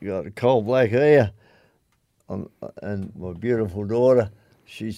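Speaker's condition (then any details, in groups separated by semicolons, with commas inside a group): Motor neurone disease; progressive decline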